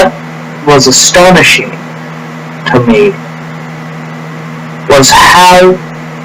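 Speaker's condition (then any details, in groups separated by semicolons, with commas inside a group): No condition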